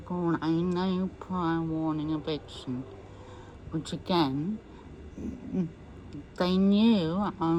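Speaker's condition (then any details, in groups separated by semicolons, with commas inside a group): MND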